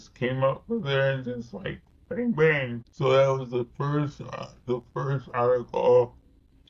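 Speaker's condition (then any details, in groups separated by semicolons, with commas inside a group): Cerebral palsy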